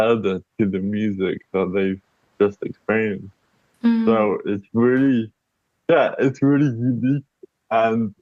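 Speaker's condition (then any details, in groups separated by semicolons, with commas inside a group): Cerebral palsy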